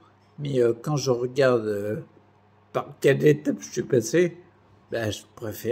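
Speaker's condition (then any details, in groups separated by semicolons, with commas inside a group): Primary progressive multiple sclerosis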